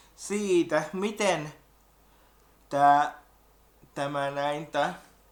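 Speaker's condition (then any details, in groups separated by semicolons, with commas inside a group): Cerebral palsy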